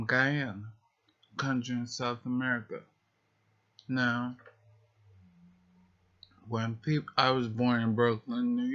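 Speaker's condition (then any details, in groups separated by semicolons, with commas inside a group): Multiple sclerosis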